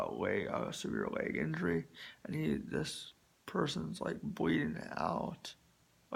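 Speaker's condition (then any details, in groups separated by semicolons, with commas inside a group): Spastic quadriplegic cerebral palsy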